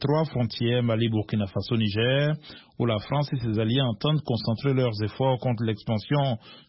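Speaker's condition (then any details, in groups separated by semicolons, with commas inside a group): No condition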